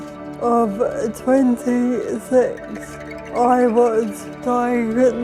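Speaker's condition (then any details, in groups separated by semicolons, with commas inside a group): MND; diagnosed at 26, about five years ago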